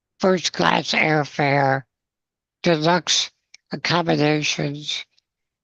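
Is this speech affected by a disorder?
Yes: spinal muscular atrophy, congenital.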